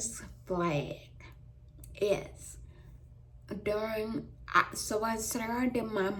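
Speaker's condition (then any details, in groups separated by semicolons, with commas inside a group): Traumatic brain injury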